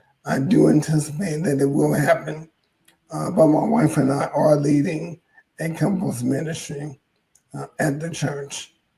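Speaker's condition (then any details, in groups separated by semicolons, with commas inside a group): ALS; hoarse voice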